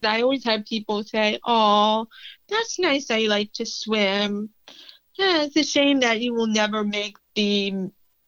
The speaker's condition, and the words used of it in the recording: Deafness. I have two cochlear implants that I wear every day that allow me to hear you and be able to talk to you right now.